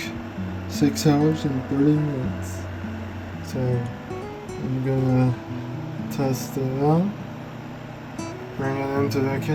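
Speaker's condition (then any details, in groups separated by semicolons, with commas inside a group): Cerebral palsy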